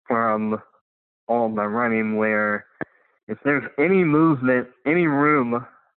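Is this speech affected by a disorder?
Yes: cleft lip and palate; congenital, extreme leg deformities, many leg operations, full-time wheelchair at 13, bilateral above-knee amputation at 14; speech impediment, harder for new people to understand at first.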